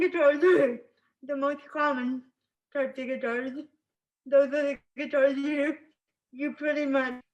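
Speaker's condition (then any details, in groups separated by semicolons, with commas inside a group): Spastic cerebral palsy; can speak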